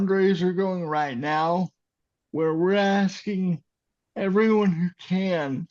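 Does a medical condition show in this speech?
Yes: cerebral palsy; speaks slower at times.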